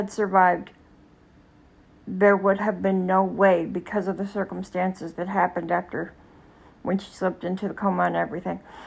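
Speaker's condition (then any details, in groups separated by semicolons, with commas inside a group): Cerebral palsy; speech noticeably atypical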